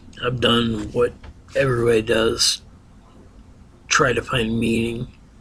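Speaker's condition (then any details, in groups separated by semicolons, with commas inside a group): Ataxia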